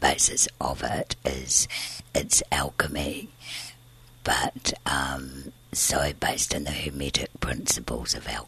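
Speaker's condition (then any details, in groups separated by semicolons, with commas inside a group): Tracheostomy and scarred vocal cord, laryngeal cysts, surgical vocal cord scarring; congenital laryngeal cysts, tracheostomy 3 weeks to 15, reinserted 18, cyst surgery 20 Green Lane Hospital; breathes through tracheostomy tube, airway very narrow from surgery, one vocal cord scarred; voice sounds different, presses on tracheostomy tube, later surgery left voiceless eight months, used voice machine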